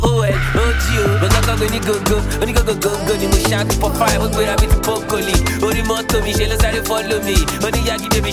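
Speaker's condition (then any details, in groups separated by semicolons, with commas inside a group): No condition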